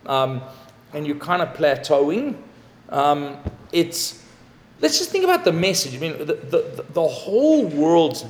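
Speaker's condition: No condition

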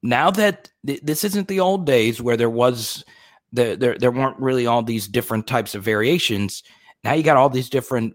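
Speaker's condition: No condition

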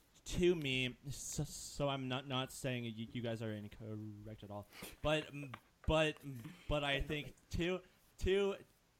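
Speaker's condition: Stutter; frequent word and phrase repetitions, part-word repetitions, repeated uh fillers, listeners mistake speech for drunkenness; repeated sounds, repeated words, prolonged sounds

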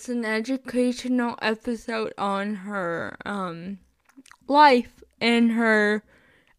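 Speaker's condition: Cerebral palsy; chronic illness and disability

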